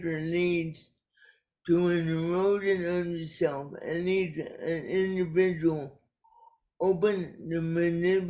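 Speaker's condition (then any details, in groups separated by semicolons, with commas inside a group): Cerebral palsy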